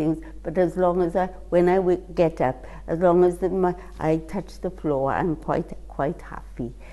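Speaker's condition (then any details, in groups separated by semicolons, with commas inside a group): Cerebral palsy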